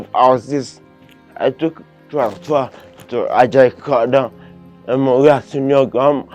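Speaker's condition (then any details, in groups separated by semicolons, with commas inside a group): Cerebral palsy, severe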